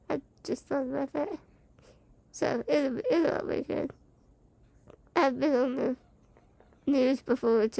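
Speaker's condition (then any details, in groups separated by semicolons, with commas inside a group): Spinal muscular atrophy type 2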